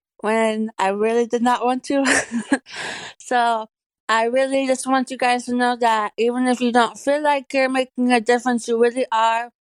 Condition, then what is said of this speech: Tongue cancer surgery. Last year, I battled stage 4 cancer, so I sound a little different.